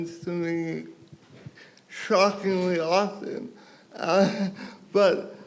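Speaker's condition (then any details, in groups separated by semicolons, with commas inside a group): Cerebral palsy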